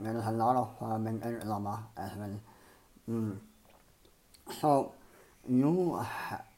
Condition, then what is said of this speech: Cleft palate. So I was really helpful because they were prepared to uh, listen to they knew that I had a speech impediment and they listened to me with extra attention.